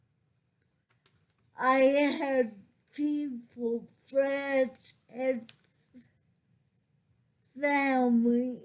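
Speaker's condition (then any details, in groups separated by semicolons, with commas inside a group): Cerebral palsy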